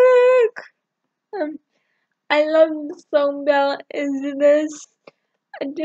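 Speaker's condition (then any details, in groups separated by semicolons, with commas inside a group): Cerebral palsy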